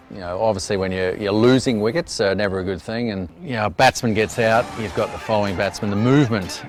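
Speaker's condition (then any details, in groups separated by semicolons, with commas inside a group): No condition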